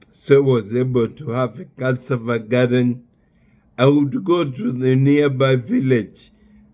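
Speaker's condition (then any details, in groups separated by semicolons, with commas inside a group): Neurological disease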